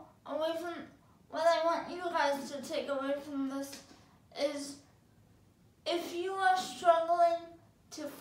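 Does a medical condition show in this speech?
Yes: cerebral palsy; affects all four limbs.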